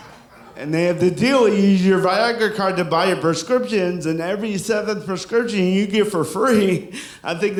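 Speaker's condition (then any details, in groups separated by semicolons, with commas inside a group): Cerebral palsy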